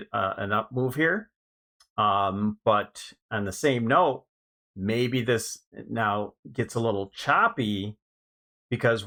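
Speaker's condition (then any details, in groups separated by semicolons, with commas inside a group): No condition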